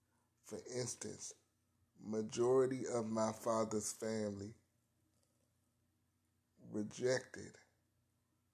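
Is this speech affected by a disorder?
Yes: cerebral palsy; spastic quadriparesis, present from birth, wheelchair user, unable to walk.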